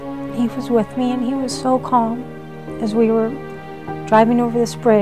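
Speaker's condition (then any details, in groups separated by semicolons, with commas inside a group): No condition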